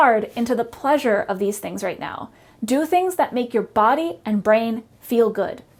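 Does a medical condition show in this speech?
No.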